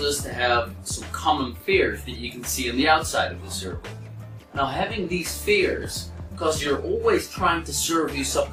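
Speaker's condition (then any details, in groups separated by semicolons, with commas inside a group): No condition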